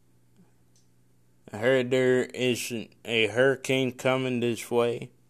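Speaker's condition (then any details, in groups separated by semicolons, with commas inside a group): Cerebral palsy; congenital, no known medical cause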